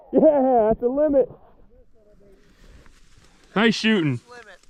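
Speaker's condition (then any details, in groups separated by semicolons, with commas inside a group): No condition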